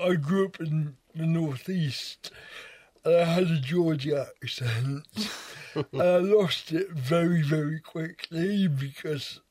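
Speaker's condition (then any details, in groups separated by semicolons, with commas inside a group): Cerebral palsy; wheelchair user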